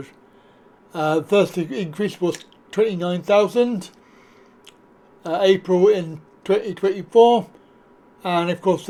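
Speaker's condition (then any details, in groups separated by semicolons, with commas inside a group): Cerebral palsy; back surgery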